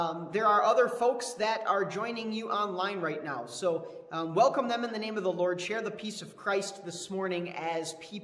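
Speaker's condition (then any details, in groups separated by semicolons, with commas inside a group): No condition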